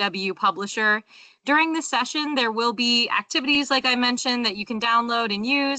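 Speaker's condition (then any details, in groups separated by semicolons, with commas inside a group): No condition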